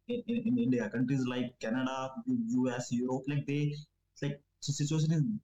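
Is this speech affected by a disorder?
Yes: stammering; began around age 10, linked to drinking, violent, abusive father at home; no speech therapy, no fluency techniques used; very few stutters in interview, stutter hardly observed, improving, used to stammer more in English; here repeated sounds, prolonged sounds.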